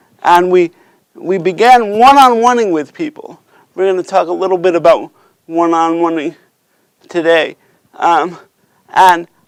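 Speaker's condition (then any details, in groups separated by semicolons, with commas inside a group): Cerebral palsy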